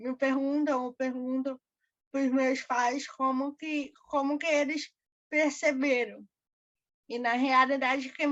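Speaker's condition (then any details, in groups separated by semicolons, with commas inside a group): Cerebral palsy; birth brain injury; diagnosed at about one year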